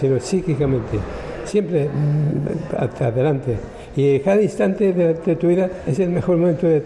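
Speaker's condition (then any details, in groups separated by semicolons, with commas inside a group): Parkinson's disease; onset around turn of century at about age 63, about 19 years since onset, same medications for 19 years; age 82, agile gait, 50 to 100 daily abdominals, drives own car, punching bag at home for Parkinson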